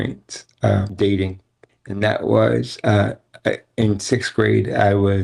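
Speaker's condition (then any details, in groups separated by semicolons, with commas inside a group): Cerebral palsy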